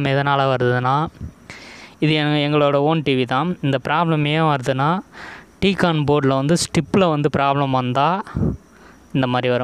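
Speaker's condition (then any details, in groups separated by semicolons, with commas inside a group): No condition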